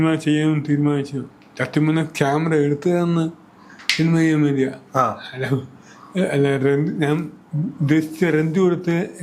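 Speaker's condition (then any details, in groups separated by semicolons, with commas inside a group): Cerebral palsy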